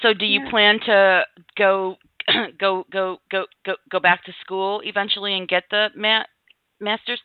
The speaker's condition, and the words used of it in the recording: Stuttering. But I definitely know what you mean, because sometimes when you do voluntary stuttering, it turns into real stuttering.